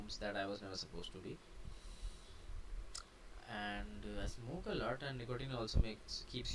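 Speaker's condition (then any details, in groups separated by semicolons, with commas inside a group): No condition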